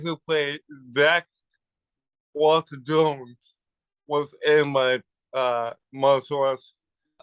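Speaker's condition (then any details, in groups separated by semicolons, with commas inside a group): Cerebral palsy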